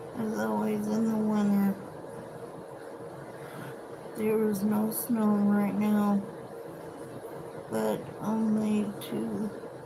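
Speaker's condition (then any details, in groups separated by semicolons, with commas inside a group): Cerebral palsy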